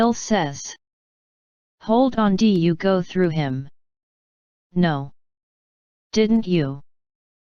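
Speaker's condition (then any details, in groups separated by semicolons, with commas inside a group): No condition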